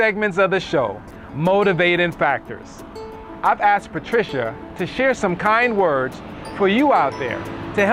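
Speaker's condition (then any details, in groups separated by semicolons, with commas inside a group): No condition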